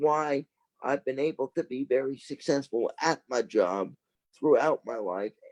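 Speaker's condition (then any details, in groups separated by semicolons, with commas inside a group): Cerebral palsy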